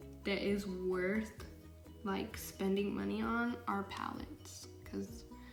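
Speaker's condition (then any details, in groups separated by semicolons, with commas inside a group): No condition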